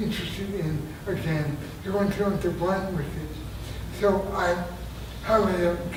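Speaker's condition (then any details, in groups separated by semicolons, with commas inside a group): Traumatic brain injury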